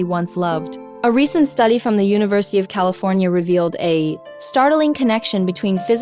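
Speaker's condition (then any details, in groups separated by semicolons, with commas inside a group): No condition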